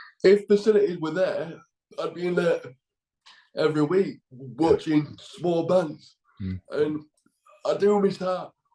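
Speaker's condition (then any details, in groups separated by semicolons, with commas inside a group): Cerebral palsy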